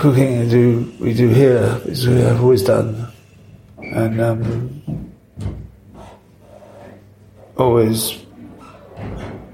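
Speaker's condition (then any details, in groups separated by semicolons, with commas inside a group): Parkinson's; long-standing, diagnosed about 5 years after restaurant opened, pioneering surgery with two brain wires and implanted battery; mobile after surgery, less time in kitchen; affects speech, rare audio interview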